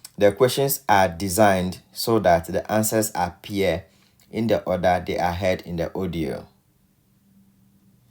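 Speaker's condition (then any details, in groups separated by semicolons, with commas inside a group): No condition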